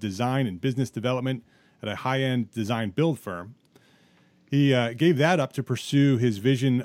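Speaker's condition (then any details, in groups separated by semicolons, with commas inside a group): No condition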